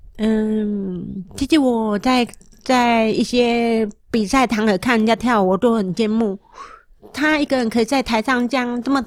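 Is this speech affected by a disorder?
Yes: moderate-to-severe hearing loss; hearing aid taken off during recording and held to microphone, then only sees lips moving.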